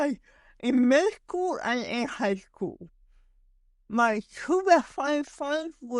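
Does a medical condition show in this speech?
Yes: cerebral palsy.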